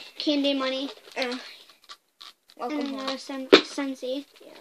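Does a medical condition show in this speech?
No.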